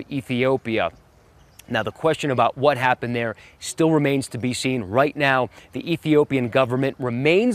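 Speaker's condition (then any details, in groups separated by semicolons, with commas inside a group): No condition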